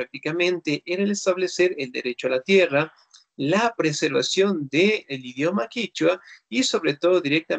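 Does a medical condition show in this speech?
No.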